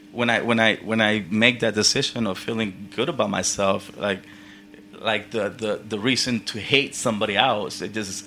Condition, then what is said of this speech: Stuttering. I don't know if it's because you're tired or something, whatever's happening, you know, in your brain or whatever, like it makes me stutter.